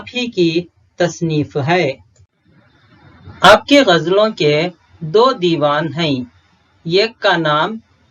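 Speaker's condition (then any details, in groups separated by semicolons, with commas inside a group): No condition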